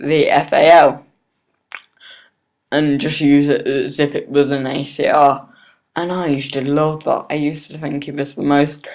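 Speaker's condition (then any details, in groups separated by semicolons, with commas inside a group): Cerebral palsy; not fully independent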